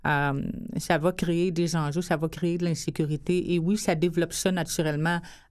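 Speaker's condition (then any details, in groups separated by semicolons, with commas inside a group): Hearing loss since birth; expresses herself very well, worked very hard for it, also speaks English well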